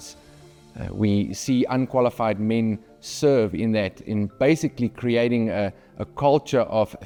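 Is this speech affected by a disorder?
No.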